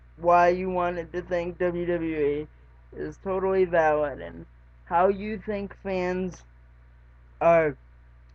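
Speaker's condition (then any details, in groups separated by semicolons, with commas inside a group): Cerebral palsy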